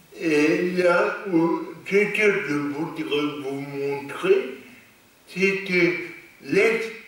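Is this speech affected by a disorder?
Yes: cerebral palsy; lifelong, non-progressive.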